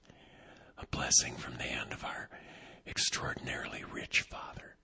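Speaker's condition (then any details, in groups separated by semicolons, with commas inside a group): Vocal cord paralysis, unilateral; awaiting surgery in about a month, plastic shim to move paralyzed cord, previously repeated injections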